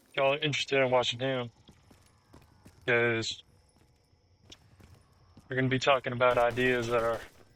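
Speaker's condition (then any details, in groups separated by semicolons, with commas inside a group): No condition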